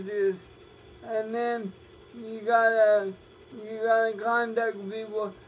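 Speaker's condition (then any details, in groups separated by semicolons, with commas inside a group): Cerebral palsy, spastic, mild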